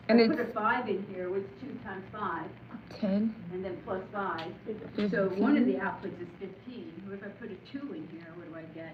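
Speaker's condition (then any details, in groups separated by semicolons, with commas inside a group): No condition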